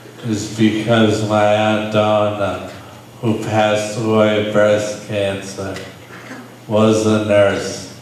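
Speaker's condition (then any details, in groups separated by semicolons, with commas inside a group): Brain injury; heroin overdose, impaired hand use; breath runs short during sentences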